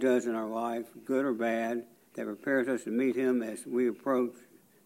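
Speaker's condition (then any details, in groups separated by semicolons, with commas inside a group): Parkinson's disease; onset age 49, worsened after 7 years, deep brain stimulation, six surgeries at Vanderbilt Hospital; 17 years since onset, progressive, accelerated during oral cancer treatment, weak, immunotherapy at West Clinic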